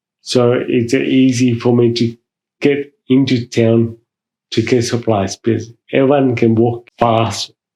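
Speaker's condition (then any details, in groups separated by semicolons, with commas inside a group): Mild cerebral palsy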